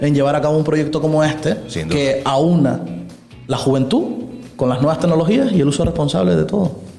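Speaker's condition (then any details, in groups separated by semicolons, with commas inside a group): No condition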